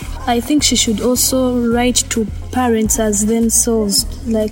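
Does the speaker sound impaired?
No.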